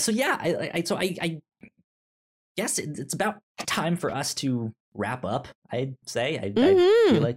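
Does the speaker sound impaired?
Yes: stutter; stutter when talking; here repeated sounds, repeated words.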